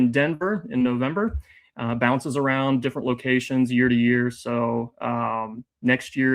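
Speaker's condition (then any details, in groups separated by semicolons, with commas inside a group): No condition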